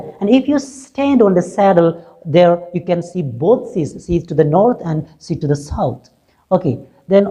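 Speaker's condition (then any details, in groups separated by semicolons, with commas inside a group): No condition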